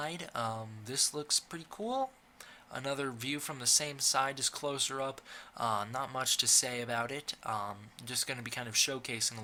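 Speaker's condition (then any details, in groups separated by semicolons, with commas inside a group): No condition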